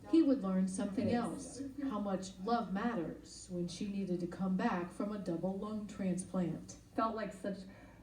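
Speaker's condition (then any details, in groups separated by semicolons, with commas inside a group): No condition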